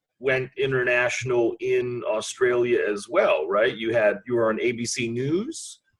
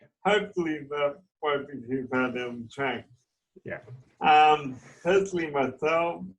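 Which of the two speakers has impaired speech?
The second: cerebral palsy; present from birth, affects arms and legs, wheelchair.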